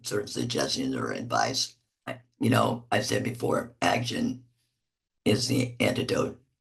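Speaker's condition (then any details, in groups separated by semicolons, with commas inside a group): Laryngectomy; laryngectomy nearly nine years ago, 28-year cancer survivor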